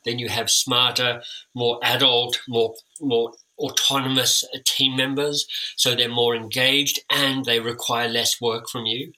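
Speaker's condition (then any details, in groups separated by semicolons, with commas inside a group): Cleft lip and palate; time with an orthodontist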